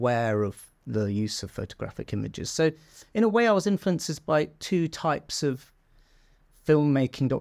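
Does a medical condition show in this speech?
No.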